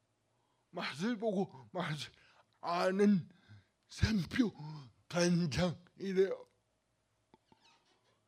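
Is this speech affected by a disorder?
Yes: cerebral palsy; bent body.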